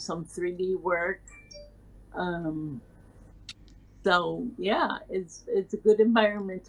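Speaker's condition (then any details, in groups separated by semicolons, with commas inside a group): Cerebral palsy; from birth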